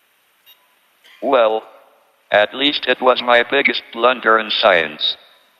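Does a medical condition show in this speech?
Yes: ALS, tracheotomy, through a speech-generating device; tracheotomy after critical pneumonia during CERN visit, computerized speech synthesizer; lost voice due to tracheotomy, robotic American-accented synthesized voice, earlier natural speech deteriorated.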